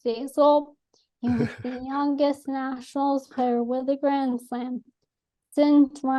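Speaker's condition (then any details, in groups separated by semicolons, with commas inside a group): ALS; atypical case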